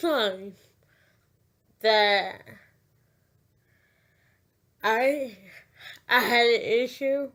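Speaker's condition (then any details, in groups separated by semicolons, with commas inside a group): Cerebral palsy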